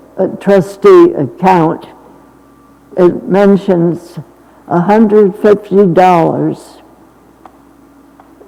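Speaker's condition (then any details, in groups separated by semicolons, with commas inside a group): Essential tremor; more than half of life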